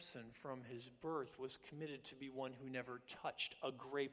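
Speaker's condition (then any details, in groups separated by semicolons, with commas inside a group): No condition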